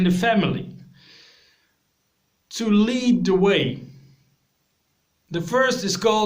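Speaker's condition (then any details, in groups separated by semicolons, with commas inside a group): No condition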